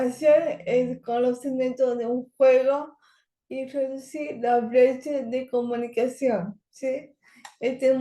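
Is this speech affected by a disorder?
Yes: cerebral palsy.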